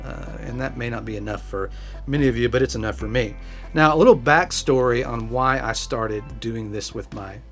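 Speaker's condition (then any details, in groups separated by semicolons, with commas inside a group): No condition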